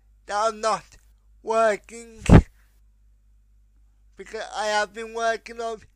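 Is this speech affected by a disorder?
Yes: spastic quadriplegic cerebral palsy; most severe type, present since birth, uses electric wheelchair driven himself, expected non-verbal, began talking at age 6; able to communicate, stutters a lot, worse when distracted by several things.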